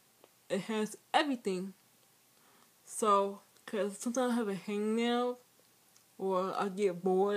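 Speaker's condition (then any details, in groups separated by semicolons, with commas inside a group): Speech impairment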